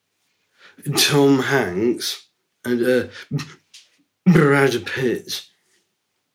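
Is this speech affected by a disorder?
Yes: Down syndrome; three copies of chromosome 21, from birth.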